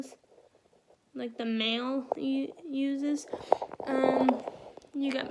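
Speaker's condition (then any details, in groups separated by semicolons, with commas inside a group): Cerebral palsy; wheelchair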